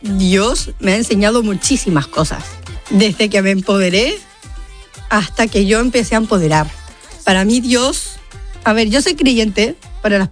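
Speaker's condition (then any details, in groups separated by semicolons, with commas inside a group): Down syndrome; diagnosed before birth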